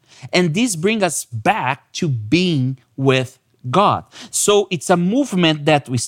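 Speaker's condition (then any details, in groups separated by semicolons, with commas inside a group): No condition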